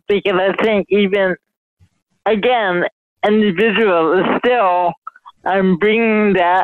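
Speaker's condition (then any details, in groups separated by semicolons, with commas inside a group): Mild cerebral palsy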